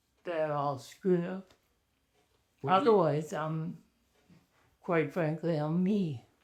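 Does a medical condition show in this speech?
Yes: ALS.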